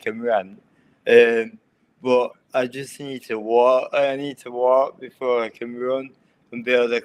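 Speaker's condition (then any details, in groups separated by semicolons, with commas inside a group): Cerebral palsy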